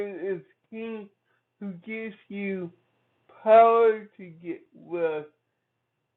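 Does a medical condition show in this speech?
Yes: cerebral palsy; from birth.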